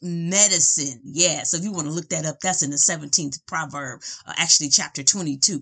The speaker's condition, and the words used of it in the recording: None; typical speech.